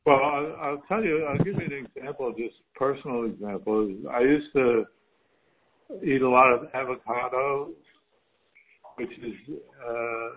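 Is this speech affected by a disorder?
Yes: Parkinson's; some symptoms gradually improved with persistent proactive self-care.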